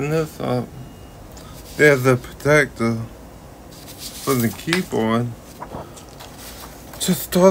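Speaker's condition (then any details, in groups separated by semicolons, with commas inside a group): Ataxic cerebral palsy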